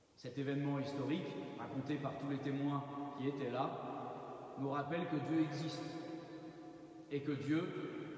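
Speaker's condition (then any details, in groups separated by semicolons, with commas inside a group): No condition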